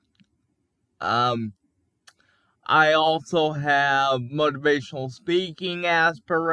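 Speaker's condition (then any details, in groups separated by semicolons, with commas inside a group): Cerebral palsy; can speak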